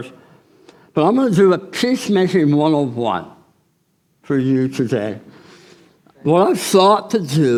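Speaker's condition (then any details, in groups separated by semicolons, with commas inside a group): Tongue cancer surgery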